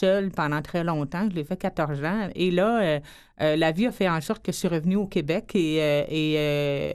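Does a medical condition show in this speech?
Yes: hearing loss; hearing impaired since childhood; expresses herself very well, worked very hard for it, also speaks English well.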